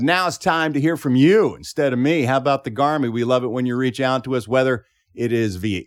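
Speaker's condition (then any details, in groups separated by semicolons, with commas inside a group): No condition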